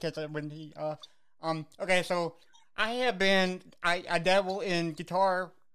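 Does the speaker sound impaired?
Yes: cerebral palsy; cerebral palsy since birth.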